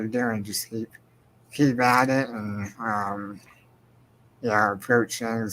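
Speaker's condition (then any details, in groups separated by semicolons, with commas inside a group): Spinal muscular atrophy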